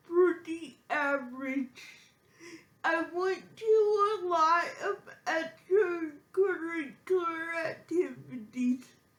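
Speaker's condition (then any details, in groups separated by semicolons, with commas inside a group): Physical speech impairment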